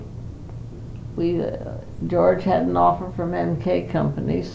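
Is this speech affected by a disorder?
Yes: Parkinson's disease; 5 years since onset, not very able to do much, cannot live alone.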